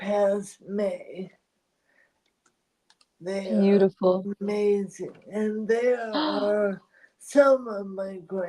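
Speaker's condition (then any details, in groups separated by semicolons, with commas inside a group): ALS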